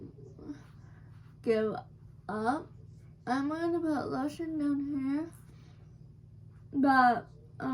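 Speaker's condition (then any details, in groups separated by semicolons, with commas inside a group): Cerebral palsy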